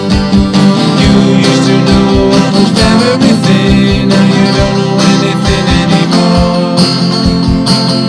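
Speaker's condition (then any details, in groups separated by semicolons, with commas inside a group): No condition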